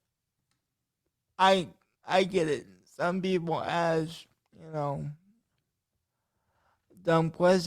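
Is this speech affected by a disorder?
Yes: cerebral palsy.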